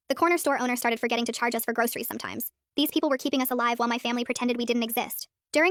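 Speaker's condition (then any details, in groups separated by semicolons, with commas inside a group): No condition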